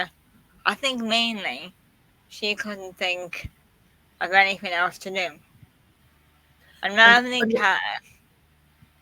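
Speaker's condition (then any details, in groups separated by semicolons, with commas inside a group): Quadriplegic cerebral palsy; quadriplegic, from birth, spinal curvature, surgery declined, broken hip; walking with frame, stamina improving with exercise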